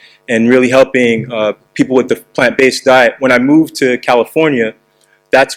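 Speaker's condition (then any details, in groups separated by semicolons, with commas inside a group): No condition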